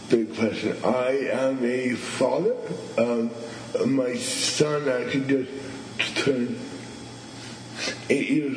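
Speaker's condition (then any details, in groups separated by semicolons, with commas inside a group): Stuttering; has had long disfluent moments on own name; prolonged sounds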